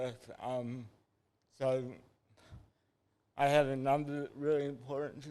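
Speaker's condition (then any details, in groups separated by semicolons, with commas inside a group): Cerebral palsy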